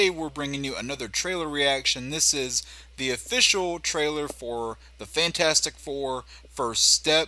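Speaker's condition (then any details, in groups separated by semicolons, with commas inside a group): No condition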